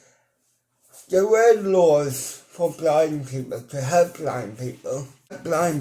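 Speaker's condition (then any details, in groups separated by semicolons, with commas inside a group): Cerebral palsy; mild, ataxic type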